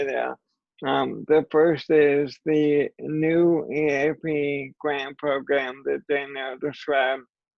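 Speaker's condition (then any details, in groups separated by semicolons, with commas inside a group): ALS; voice and hands affected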